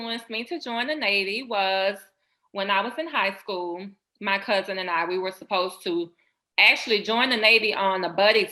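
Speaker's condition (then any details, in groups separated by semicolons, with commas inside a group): No condition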